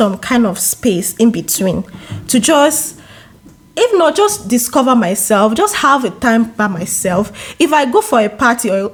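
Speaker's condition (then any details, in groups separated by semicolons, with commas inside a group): No condition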